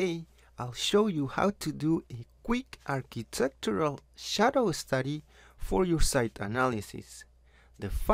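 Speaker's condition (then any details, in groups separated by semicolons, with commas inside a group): No condition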